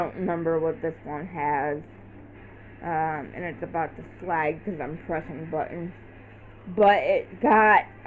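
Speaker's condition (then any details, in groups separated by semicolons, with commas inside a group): Cerebral palsy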